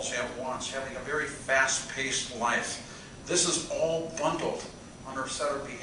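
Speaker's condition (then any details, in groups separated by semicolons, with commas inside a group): No condition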